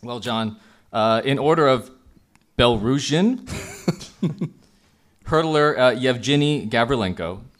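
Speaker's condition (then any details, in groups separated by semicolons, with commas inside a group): No condition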